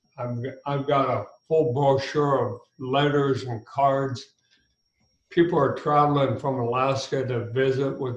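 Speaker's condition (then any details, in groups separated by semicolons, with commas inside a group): ALS; ALS with throat onset, first noticed while singing at gigs, age 66, ENT first prescribed Mucinex; about a year and a half since first symptoms, recently diagnosed by neurologist; throat not responding when singing, could not reach notes, nephew brain surgeon in Boston heard voice change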